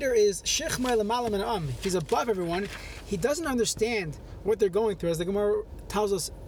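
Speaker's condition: No condition

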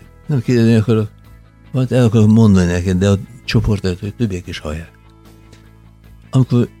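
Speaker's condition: Parkinson's disease

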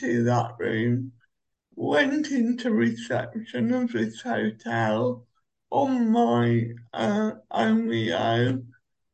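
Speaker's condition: Cerebral palsy; uses Omeo wheelchair

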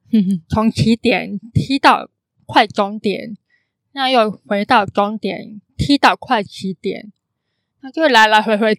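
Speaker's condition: Congenital hearing impairment, congenital cochlear underdevelopment; intonation slightly different from typical speakers

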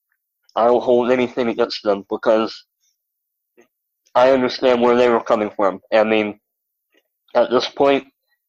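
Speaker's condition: Cleft lip and palate; malformed legs

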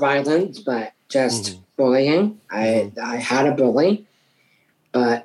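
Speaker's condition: Down syndrome; from birth

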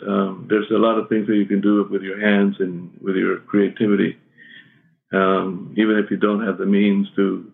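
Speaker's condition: Parkinson's; shaky voice, may stumble on words

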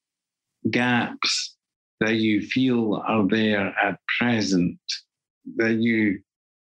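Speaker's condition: Parkinson's disease; balance iffy

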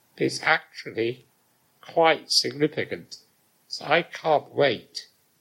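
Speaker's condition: Muscular dystrophy; severe muscle weakness

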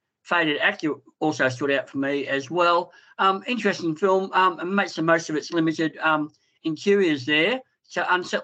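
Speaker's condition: Cleft palate and lip; congenital

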